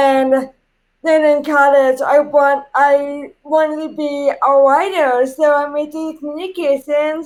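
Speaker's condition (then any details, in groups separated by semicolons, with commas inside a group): Cerebral palsy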